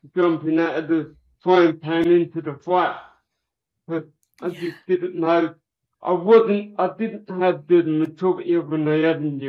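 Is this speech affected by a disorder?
Yes: cerebral palsy; from birth, legs only, multiple hamstring and foot surgeries.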